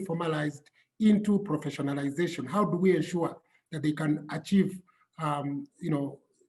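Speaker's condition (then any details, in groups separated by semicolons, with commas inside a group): No condition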